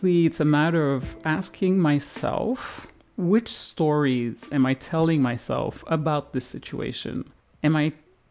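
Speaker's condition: No condition

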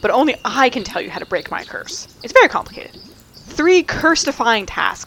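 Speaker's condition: No condition

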